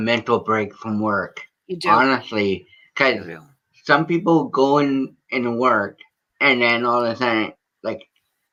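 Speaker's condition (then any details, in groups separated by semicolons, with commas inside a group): Cerebral palsy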